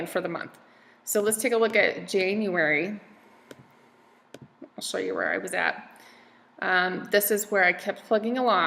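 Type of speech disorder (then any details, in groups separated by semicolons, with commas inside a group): None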